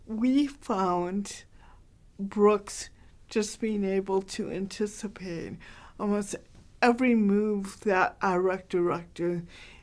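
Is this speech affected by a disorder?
Yes: cerebral palsy, mild; hard to understand.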